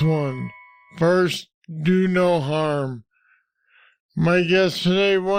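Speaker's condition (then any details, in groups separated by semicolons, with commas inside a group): Parkinson's disease; deep brain stimulators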